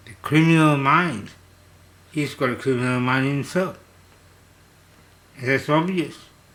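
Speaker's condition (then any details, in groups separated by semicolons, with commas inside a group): Slurred speech from poisoning; hypersalivation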